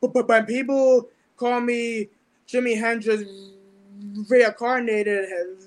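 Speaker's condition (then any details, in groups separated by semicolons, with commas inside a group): Stutter; mild stutter, speech impediment since about age 10; avoids long talking on stage, fears certain words coming out, fears mockery for unfinished sentences; repeated sounds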